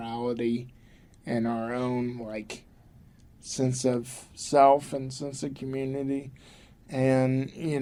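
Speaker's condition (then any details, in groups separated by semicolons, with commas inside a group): Cerebral palsy; from birth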